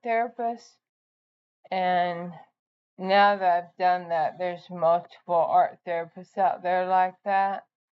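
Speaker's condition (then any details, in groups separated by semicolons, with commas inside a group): ALS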